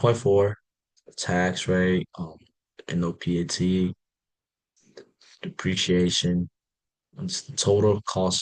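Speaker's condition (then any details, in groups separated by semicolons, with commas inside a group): No condition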